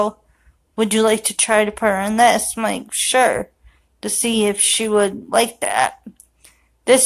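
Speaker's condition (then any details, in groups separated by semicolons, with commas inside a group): Cerebral palsy; affects walking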